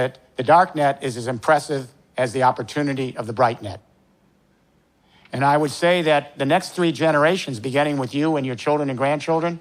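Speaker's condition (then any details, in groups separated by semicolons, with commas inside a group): No condition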